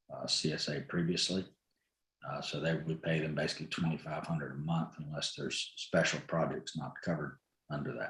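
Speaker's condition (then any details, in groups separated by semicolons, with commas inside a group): No condition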